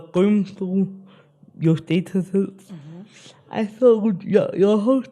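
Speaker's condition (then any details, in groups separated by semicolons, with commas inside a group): Spastic cerebral palsy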